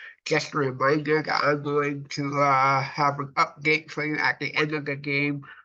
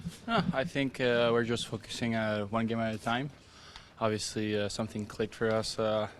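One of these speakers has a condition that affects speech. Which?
The first: cerebral palsy; from birth, affects brain and body muscles.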